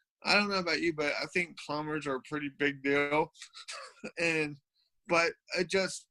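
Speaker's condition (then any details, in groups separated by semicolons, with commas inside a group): Cerebral palsy; from birth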